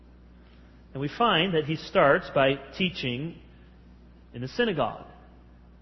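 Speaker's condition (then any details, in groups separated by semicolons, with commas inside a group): No condition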